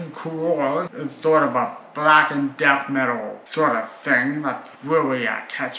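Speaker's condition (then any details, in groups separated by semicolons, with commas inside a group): Cerebral palsy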